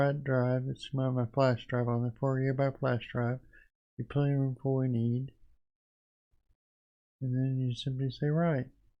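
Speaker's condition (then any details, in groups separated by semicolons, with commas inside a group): Parkinson's disease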